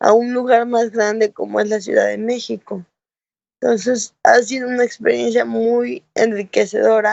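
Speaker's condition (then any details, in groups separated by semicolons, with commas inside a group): Cerebral palsy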